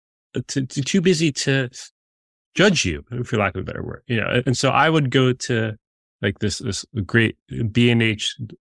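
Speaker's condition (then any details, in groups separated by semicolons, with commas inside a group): Stuttering; audible stuttering during interviews, noticed by listeners; repeated sounds, repeated words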